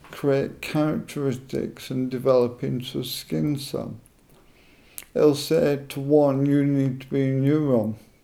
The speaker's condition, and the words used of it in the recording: ALS (motor neuron disease). Possibly 2 years after they told me I wouldn't be able to talk.